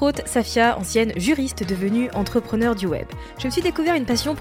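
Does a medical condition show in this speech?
No.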